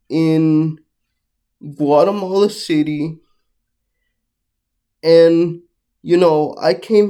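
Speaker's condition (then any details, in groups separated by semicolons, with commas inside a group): Cerebral palsy, mixed, mild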